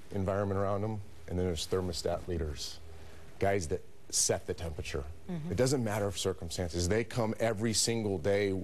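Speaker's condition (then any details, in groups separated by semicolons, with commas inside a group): No condition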